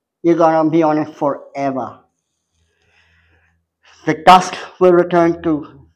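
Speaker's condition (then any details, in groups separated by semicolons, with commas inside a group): Cleft palate; congenital cleft palate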